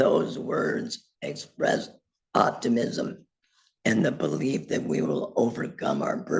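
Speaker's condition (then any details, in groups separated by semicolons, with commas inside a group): Laryngectomy; total laryngectomy, voice prosthesis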